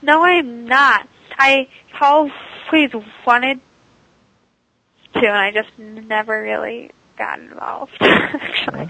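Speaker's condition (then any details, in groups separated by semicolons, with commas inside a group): Stuttering; very severe third grade, worse high school, speakeasy from Dr. John Haskell, speech therapy helped core; device cuts stuttering about 95%, still stutters at sentence onset, worse around unfamiliar people, sometimes avoids talking; prolonged sounds, blocks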